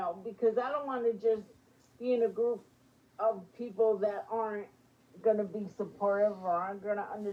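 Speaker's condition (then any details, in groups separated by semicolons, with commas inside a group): Spastic quadriplegic cerebral palsy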